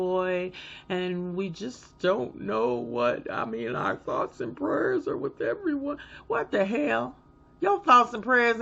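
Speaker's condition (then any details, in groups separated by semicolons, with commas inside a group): No condition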